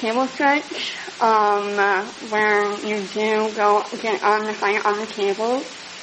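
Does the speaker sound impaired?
Yes: speech impediment; may need to be asked to repeat.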